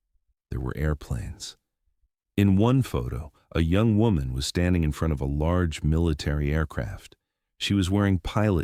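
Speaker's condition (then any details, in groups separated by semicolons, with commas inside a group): No condition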